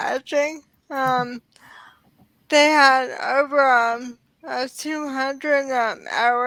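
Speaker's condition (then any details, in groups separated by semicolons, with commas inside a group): ALS; diagnosed in early 30s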